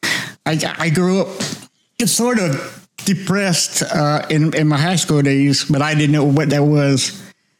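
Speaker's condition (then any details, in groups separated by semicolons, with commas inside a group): Cerebral palsy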